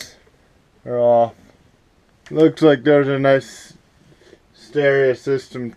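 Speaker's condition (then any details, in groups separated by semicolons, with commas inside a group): Cerebral palsy, spastic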